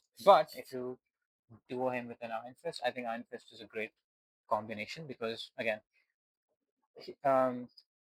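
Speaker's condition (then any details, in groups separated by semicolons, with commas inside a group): No condition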